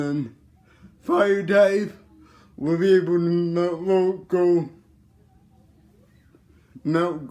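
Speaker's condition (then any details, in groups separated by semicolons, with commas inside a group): Cerebral palsy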